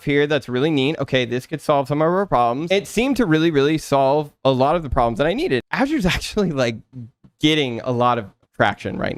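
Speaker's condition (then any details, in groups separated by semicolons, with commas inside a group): No condition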